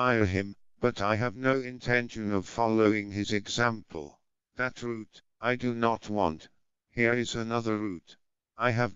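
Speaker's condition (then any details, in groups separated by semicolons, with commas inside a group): Bulbar onset motor neurone disease, speech-generating device; tongue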